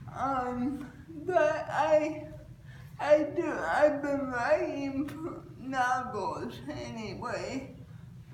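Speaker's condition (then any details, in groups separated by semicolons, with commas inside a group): Cerebral palsy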